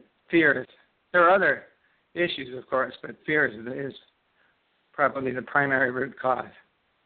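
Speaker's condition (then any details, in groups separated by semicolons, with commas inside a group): Parkinson's disease; left-sided onset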